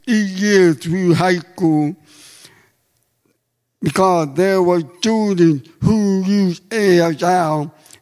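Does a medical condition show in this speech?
Yes: deafness; deaf since childhood, educated in oral program, discouraged from sign language, later learned sign; comfortable speaking and using own voice.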